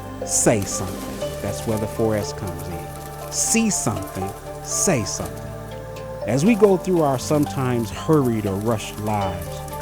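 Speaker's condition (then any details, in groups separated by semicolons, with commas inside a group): No condition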